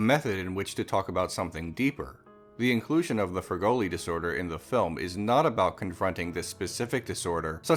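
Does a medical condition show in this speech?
No.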